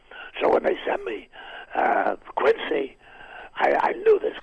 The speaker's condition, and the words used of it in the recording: Throat cancer. So I had to educate the left cord to come beyond where it usually goes and hit it for sound.